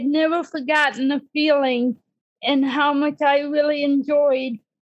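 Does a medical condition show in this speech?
Yes: cerebral palsy; disability since childhood.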